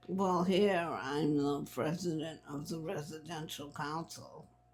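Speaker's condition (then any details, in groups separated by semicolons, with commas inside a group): Multiple sclerosis; quadriplegic, no use of arms or legs, cannot walk; onset around age 20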